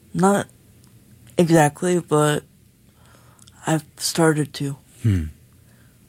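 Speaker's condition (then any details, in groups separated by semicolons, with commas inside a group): Cerebral palsy; motorized wheelchair user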